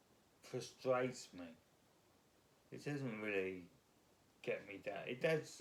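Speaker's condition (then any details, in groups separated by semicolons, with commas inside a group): Multiple sclerosis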